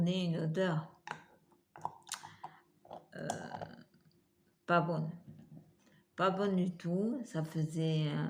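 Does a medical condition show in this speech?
Yes: multiple sclerosis; uses wheelchair, trialling electric wheelchair; much fatigue, on medication.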